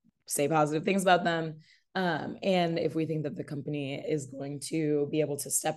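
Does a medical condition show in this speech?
No.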